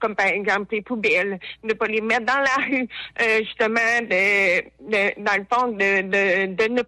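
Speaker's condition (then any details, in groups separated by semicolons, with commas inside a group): Hard of hearing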